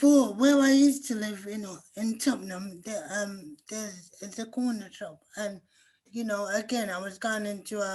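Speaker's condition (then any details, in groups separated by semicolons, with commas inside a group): Cerebral palsy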